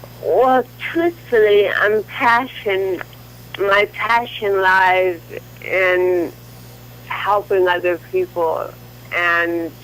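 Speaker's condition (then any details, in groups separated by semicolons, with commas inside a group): Cerebral palsy; from birth, leg spasticity; neck Botox injections every 3 months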